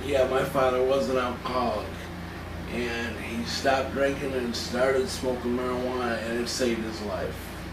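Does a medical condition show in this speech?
Yes: cerebral palsy; from birth, spasticity; daily cannabis relieves spasticity.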